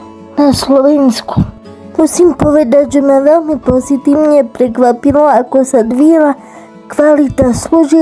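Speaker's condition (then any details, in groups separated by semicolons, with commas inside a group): Cerebral palsy; tight muscles in arms, legs, spine, cannot sit unaided; rehabilitation, massage, heat, oxygen breathing, passive and machine exercise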